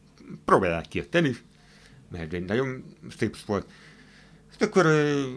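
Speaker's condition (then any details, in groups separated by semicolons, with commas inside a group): Hearing impairment; hard of hearing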